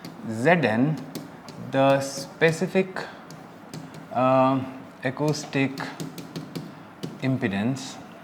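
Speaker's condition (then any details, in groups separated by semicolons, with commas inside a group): No condition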